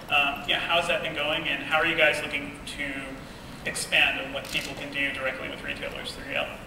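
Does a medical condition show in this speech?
No.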